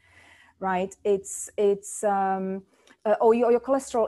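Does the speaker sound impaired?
No.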